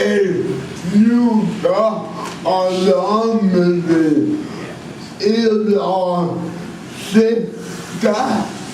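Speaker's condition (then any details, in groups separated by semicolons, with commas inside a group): Cerebral palsy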